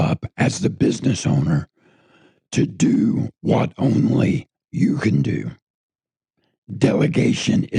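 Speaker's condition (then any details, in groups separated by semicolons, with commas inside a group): Throat cancer; tracheostomy tube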